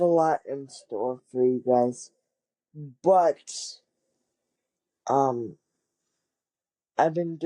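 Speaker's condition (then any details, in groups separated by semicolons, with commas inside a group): Cerebral palsy; wheelchair user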